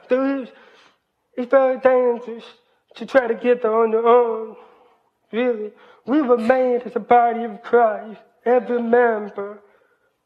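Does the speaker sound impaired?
Yes: hearing loss, cochlear implant; doctors predicted poor speech at age 5, parents pushed speaking over sign language.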